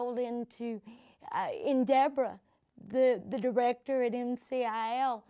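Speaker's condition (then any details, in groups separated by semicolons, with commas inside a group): Cerebral palsy; from birth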